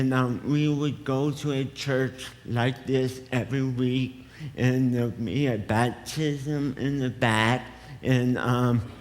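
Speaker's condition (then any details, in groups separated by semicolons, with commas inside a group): Cerebral palsy; present from birth, muscle tone too tight or loose; shaking; affects speech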